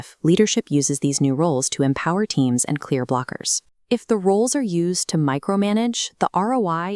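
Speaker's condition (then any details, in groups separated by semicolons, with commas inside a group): No condition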